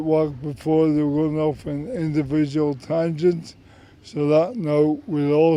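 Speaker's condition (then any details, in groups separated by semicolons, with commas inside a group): MND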